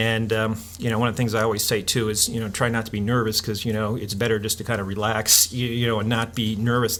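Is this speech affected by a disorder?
No.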